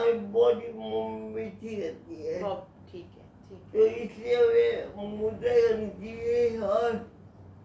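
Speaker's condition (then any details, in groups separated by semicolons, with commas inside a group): Cerebral palsy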